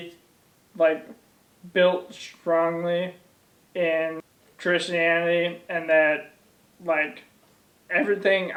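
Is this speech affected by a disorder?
Yes: ALS; onset in legs, then arms, then core.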